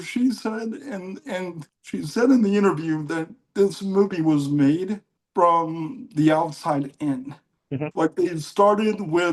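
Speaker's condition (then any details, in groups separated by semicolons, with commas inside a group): Cerebral palsy; mild case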